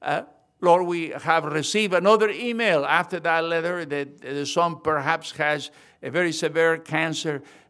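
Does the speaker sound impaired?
No.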